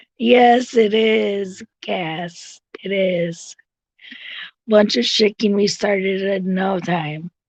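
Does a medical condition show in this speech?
Yes: cerebral palsy; tracheotomy.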